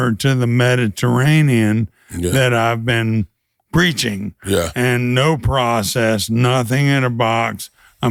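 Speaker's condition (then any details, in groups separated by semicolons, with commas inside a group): ALS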